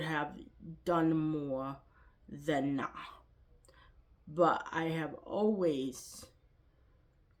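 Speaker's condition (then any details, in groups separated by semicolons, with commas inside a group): Cerebral palsy, quadriplegic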